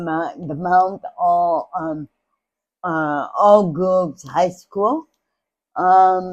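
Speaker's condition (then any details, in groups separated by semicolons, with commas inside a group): Cerebral palsy; from birth, dislocated hips, many operations; speech impairment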